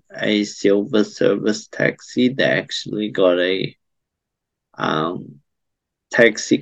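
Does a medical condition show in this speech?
Yes: cerebral palsy.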